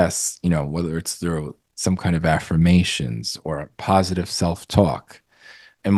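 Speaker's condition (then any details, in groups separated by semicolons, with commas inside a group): No condition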